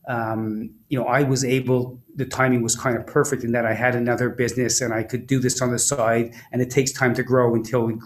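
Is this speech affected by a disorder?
No.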